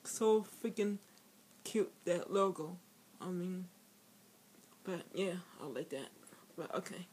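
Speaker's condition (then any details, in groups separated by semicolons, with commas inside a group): Speech impairment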